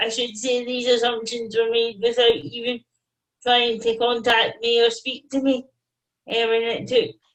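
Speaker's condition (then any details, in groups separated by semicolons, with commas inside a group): Cerebral palsy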